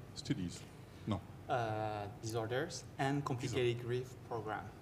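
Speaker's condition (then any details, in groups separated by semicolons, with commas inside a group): No condition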